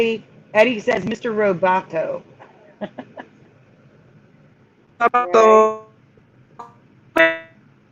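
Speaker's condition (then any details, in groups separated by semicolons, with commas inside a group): No condition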